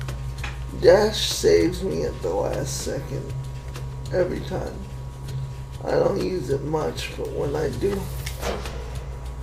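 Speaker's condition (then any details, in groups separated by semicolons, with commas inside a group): Cerebral palsy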